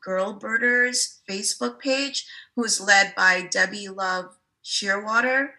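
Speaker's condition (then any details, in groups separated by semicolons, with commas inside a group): No condition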